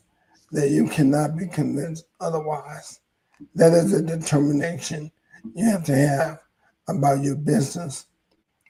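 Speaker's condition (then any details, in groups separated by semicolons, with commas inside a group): ALS; hoarse voice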